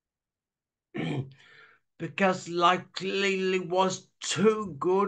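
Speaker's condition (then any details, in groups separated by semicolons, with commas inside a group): Traumatic brain injury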